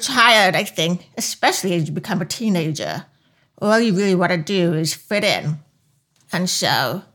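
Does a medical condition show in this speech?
Yes: profound hearing loss; profound hearing loss since childhood, hearing aids worn since childhood; deaf accent, speech sounds like a perpetual cold, listeners may need repetition to understand.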